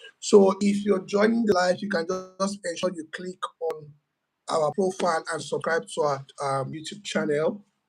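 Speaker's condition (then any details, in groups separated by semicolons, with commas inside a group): No condition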